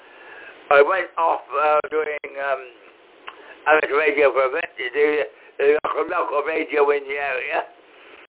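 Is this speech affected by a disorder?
Yes: cerebral palsy.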